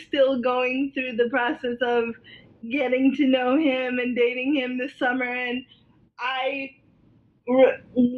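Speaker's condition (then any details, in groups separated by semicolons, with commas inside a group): Cerebral palsy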